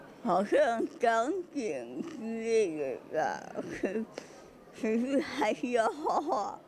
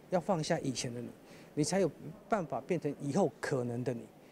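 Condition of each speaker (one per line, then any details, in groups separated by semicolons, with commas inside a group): Cerebral palsy; physical disability, small stature
No condition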